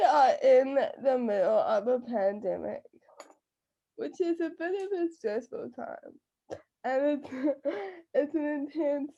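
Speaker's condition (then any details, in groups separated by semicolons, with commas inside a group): Cerebral palsy; uses wheelchair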